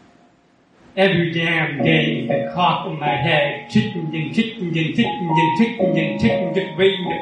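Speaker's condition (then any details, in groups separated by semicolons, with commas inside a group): Deafness; hearing previously present, could not hear own voice for 18 years, constant ticking in head; speaking on stage, heard own voice via headphones on recording; loud voice, fears losing remaining voice, asked about voice change, thought own voice sounded normal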